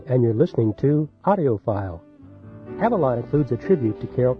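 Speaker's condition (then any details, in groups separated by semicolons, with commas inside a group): No condition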